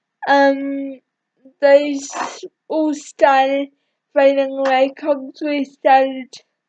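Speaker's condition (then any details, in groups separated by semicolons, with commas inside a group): Cerebral palsy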